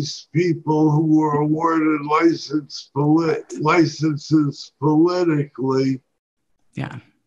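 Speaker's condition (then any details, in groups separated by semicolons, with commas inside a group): Parkinson's disease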